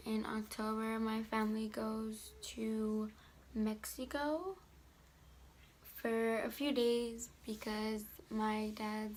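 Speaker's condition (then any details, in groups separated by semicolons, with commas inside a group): No condition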